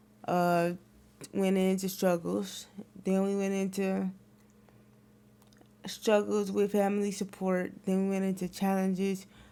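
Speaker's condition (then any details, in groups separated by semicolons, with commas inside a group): Cerebral palsy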